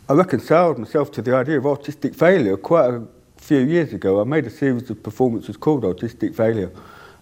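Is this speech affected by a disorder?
Yes: deafness; cannot hear own voice.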